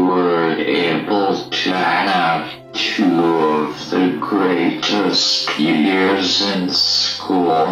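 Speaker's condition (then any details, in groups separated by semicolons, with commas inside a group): ALS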